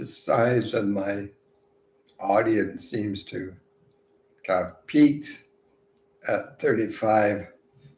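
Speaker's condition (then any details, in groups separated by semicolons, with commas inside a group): Multiple sclerosis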